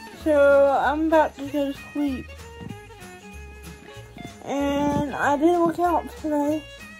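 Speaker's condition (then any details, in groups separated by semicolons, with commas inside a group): Cerebral palsy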